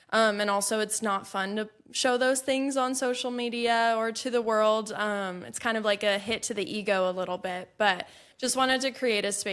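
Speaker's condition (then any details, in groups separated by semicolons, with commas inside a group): No condition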